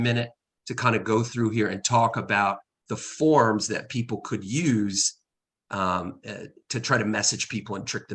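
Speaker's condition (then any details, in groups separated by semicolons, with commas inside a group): No condition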